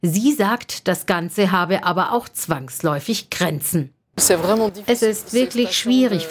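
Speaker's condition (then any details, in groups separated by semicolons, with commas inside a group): No condition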